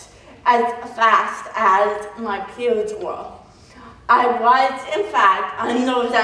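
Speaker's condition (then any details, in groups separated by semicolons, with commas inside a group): Cerebral palsy; phone speech misunderstood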